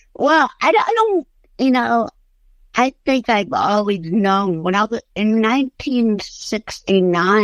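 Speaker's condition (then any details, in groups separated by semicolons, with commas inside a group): Cerebral palsy; since early childhood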